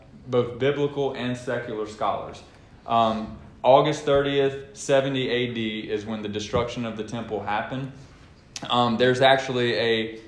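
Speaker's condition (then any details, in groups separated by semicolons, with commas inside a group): No condition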